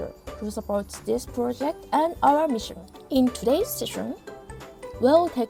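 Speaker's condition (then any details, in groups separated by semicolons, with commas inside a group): No condition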